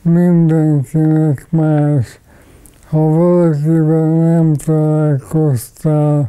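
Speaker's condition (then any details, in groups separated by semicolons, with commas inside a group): ALS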